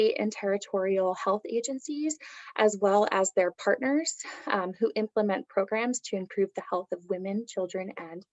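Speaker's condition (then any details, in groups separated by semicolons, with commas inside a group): No condition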